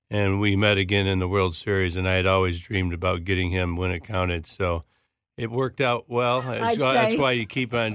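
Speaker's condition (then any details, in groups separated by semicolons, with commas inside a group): Parkinson's disease; speech tough, speech therapy with ahs before going on air, big and loud voice training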